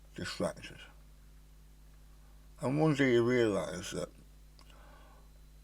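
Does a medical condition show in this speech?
Yes: stage 4 tongue cancer, hemiglossectomy.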